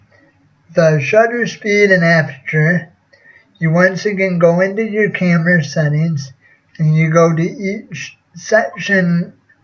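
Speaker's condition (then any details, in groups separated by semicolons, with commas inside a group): Cerebral palsy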